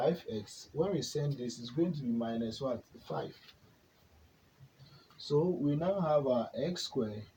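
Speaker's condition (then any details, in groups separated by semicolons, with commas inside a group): No condition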